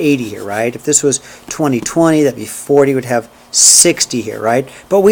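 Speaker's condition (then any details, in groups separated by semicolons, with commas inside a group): No condition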